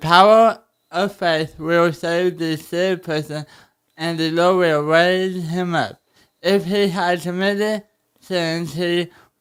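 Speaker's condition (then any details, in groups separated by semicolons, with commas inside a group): Cerebral palsy; spine surgery; able to walk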